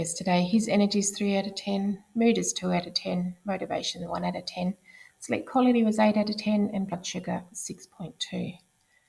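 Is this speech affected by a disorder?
No.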